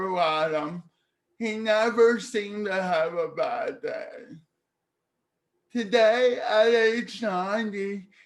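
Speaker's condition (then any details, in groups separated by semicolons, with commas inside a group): Cerebral palsy; speech therapy in childhood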